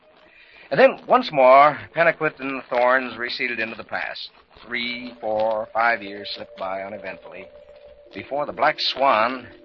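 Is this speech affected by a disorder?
No.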